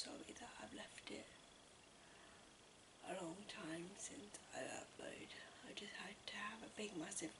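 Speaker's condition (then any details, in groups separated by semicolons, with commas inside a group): Cerebral palsy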